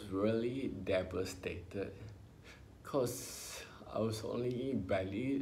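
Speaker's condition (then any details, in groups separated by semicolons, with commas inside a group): Ataxia; spinocerebellar, progressive degenerative, began with trembling hands; about 20 years since onset, does exercise; affects talking, speaking used as speech therapy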